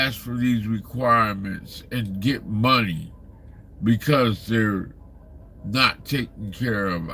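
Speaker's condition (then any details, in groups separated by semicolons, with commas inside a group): Slurred speech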